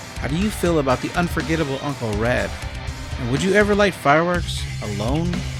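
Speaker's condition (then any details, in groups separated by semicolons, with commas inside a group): No condition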